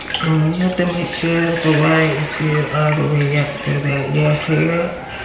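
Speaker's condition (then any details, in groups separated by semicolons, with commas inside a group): Cerebral palsy; from birth, left leg affected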